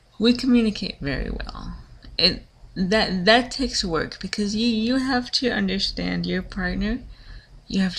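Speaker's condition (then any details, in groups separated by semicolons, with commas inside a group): Cerebral palsy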